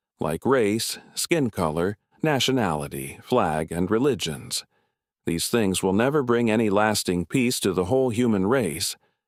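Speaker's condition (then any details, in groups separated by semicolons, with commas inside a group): No condition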